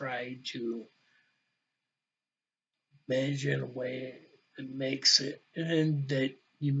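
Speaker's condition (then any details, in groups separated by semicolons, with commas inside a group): Ataxia; balance and speech deficit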